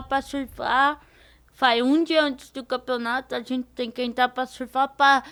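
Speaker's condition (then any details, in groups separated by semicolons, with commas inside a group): Cerebral palsy; diparetic form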